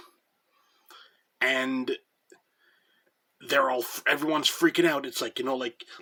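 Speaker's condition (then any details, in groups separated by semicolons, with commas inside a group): No condition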